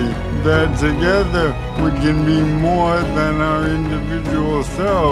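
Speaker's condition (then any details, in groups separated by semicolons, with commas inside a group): ALS, speech-generating device; trouble breathing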